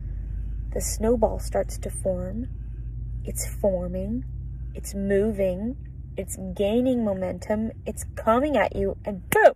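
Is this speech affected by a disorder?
No.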